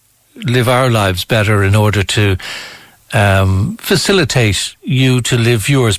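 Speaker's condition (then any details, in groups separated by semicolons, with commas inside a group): No condition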